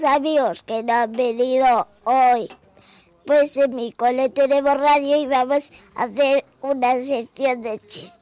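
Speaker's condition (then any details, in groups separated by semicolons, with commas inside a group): Cerebral palsy; brain injury from premature twin birth, orthopedic aids for moving at home, private therapies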